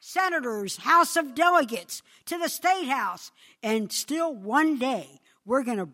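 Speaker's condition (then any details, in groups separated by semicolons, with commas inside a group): No condition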